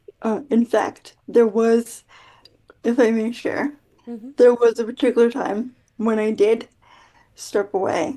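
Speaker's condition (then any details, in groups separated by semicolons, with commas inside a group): Quadriplegic cerebral palsy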